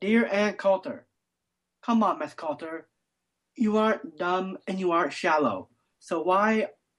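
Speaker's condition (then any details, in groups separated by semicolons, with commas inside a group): Down syndrome; intellectual disability, processes information more slowly; struggles to make self understood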